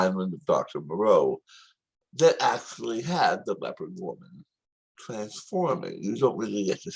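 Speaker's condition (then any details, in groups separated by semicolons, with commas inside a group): Tongue cancer surgery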